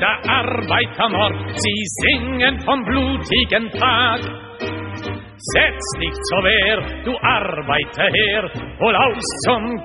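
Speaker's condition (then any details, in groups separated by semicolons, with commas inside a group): No condition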